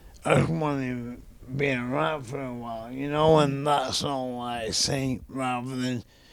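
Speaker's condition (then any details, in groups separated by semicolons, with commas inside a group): ALS; young onset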